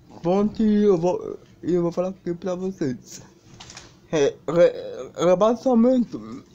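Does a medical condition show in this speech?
Yes: cerebral palsy.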